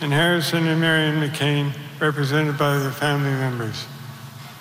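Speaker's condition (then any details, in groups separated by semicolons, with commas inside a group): Parkinson's disease; chronic, impaired brain dopamine production; voice may weaken during address, daughter Patricia ready to take over reading; speaking requires intense concentration, thinking and talking together increasingly hard, shouts to compensate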